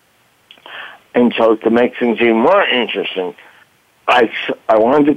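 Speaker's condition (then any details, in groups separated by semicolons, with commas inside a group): Voice box damage from tracheostomy; 1-2 week coma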